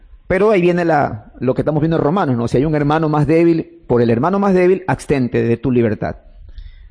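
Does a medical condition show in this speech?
No.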